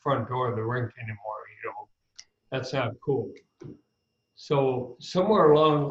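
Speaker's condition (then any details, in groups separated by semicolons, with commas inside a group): ALS; ALS with throat onset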